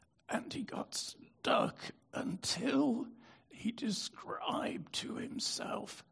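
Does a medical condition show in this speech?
Yes: spasmodic dystonia; affected voice.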